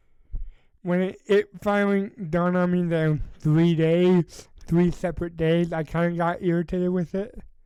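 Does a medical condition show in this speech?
Yes: cerebral palsy.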